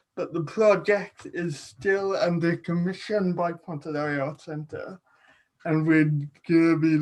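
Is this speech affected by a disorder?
Yes: cerebral palsy.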